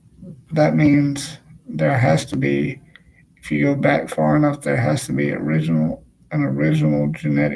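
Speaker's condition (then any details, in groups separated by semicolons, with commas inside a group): Cerebral palsy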